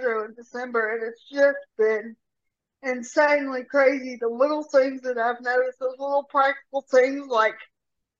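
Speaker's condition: Cerebral palsy; steel mace and steel club training, walking while pushing grocery cart

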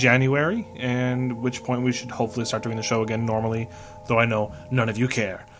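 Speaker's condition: No condition

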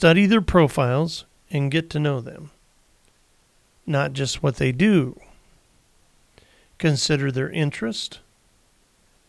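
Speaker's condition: No condition

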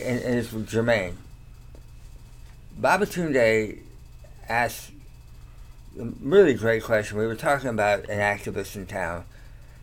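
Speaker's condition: Tongue cancer surgery; three or four tongue surgeries, chemotherapy, radiation, long convalescence; many years after treatment; slight slur, talks okay

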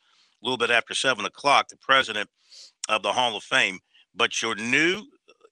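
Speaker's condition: No condition

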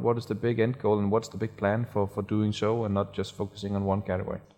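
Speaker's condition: No condition

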